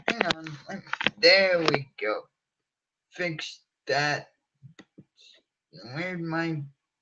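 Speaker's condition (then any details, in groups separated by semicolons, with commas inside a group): Cerebral palsy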